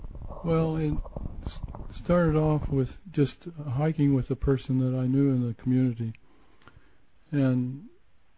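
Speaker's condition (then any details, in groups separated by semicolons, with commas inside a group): Parkinson's disease; Bowen therapy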